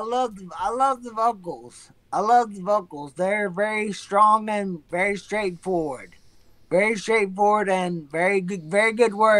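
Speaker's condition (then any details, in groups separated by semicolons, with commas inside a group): Severe traumatic brain injury; severe, traumatic cause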